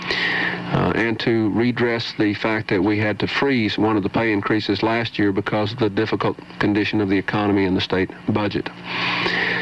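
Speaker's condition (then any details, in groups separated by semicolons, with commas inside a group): No condition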